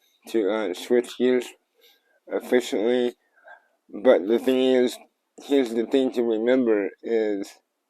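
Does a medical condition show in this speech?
Yes: cerebral palsy; tends to mess up words.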